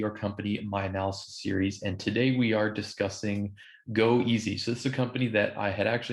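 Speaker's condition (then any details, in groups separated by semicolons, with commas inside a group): No condition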